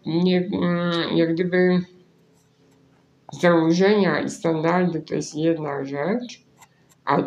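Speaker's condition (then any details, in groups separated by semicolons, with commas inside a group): Spinal muscular atrophy; right-click via two keys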